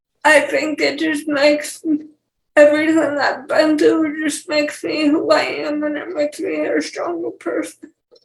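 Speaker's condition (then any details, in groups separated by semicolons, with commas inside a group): Cerebral palsy; wheelchair user; speech issues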